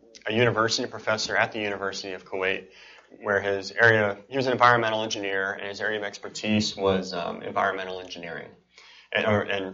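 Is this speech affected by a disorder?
Yes: cleft palate and cleft lip.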